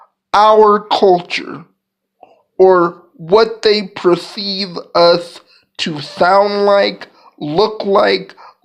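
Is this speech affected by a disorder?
Yes: cerebral palsy.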